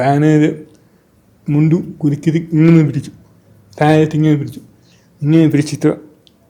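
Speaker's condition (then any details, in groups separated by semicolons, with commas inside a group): Cerebral palsy; from birth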